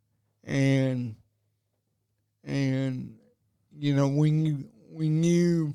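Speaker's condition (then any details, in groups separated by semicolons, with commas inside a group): Cerebral palsy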